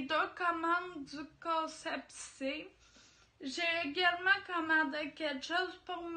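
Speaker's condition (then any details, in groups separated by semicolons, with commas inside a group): Ataxia; degenerative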